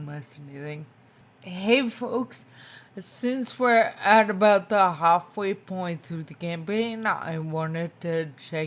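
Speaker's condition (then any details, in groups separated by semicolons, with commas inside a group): Spinocerebellar ataxia type 2, SCA2; tongue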